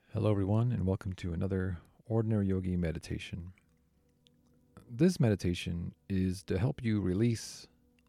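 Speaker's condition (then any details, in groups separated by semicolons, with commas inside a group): No condition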